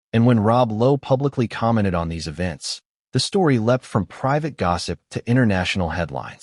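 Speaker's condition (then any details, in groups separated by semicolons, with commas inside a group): No condition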